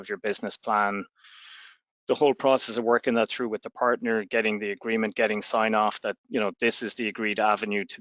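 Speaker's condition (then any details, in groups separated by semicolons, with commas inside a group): No condition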